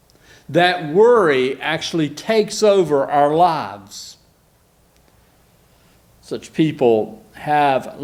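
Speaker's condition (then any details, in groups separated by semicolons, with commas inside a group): No condition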